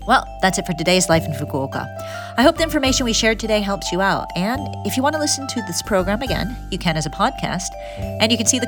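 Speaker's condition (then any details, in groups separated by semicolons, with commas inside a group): No condition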